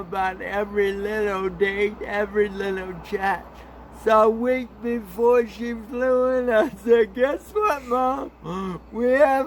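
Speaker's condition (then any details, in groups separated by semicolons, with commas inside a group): Cerebral palsy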